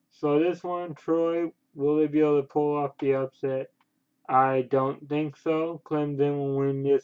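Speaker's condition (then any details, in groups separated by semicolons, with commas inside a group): Cerebral palsy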